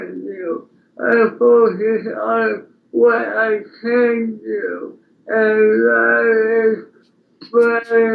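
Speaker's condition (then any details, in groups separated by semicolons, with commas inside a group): Speech impairment after birth surgery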